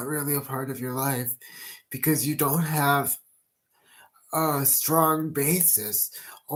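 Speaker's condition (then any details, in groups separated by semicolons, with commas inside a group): Cerebral palsy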